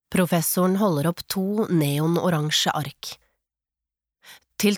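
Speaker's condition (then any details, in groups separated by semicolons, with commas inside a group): No condition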